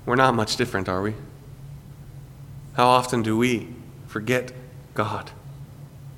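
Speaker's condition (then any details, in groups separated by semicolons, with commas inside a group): No condition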